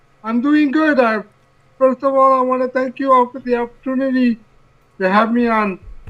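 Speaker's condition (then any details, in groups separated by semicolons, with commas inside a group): Cerebral palsy; from birth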